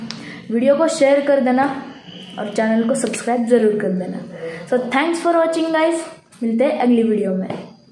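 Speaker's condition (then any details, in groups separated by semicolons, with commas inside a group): No condition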